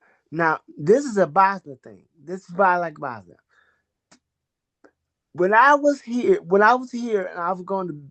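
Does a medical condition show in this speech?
Yes: cerebral palsy.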